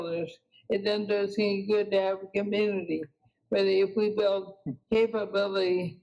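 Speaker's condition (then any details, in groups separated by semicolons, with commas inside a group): ALS; recently diagnosed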